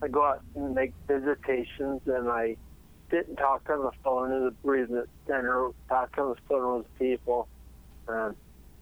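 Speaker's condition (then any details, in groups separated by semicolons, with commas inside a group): Cerebellar ataxia; dad's-side family history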